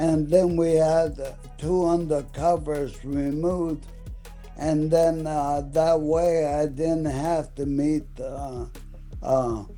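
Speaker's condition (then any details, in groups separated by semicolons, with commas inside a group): ALS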